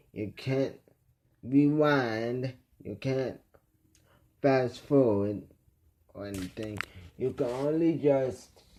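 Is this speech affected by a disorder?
Yes: traumatic brain injury.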